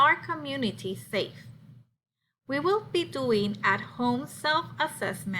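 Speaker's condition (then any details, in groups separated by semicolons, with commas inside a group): No condition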